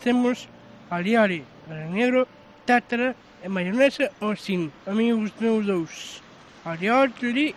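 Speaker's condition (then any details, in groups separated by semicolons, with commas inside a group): Down syndrome; present from birth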